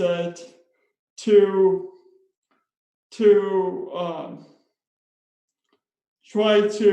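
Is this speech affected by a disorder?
Yes: spastic cerebral palsy; speech impairment.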